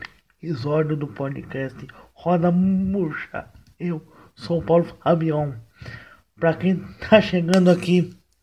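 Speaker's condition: Cerebral palsy, mild; wheelchair user

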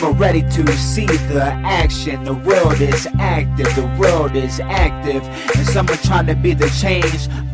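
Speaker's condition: No condition

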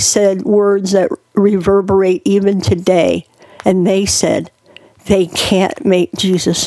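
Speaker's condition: Cleft palate; hole in roof of mouth from birth, born two months premature, breathing problems, thirteen childhood surgeries; unable to speak as young child due to palate hole, surgeries gave ability to speak

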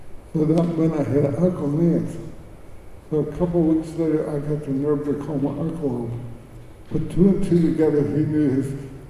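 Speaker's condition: Cerebral palsy; speech affected, choking episodes, choked on meat over 20 times, saved by Heimlich

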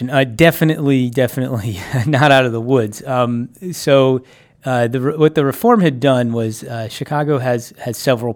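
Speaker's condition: No condition

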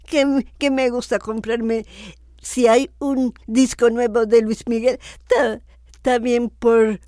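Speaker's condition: Down syndrome; adult woman

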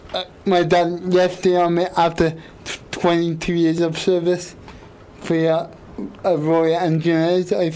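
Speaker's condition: Quadriplegic cerebral palsy; age 28

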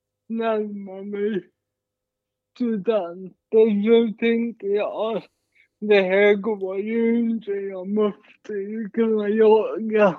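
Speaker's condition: Cerebral palsy, mild

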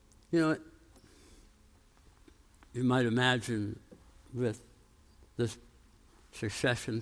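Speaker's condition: Tongue cancer, jaw reconstruction

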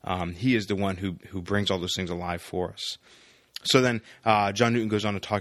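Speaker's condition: No condition

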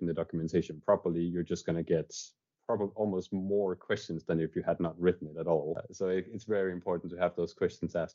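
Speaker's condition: No condition

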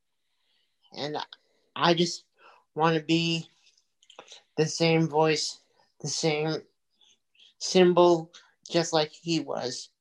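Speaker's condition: Cerebral palsy; multiple surgeries since infancy

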